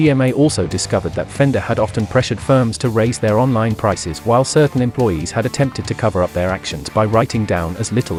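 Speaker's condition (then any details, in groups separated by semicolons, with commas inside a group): No condition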